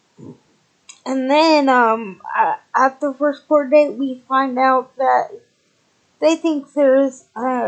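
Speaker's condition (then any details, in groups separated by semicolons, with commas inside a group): Cerebral palsy, spastic, severe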